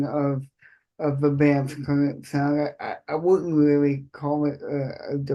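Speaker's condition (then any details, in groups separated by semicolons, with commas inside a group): Cerebral palsy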